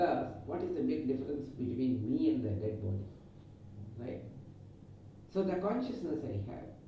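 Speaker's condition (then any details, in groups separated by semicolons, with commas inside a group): No condition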